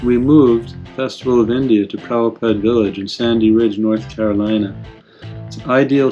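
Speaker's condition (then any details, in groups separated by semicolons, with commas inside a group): No condition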